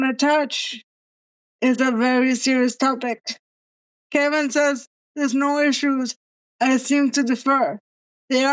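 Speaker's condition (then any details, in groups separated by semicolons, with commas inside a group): Cerebral palsy; present from birth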